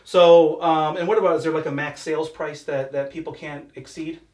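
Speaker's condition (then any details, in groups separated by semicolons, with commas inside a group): No condition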